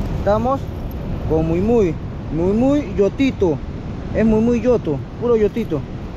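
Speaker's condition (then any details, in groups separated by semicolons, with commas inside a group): No condition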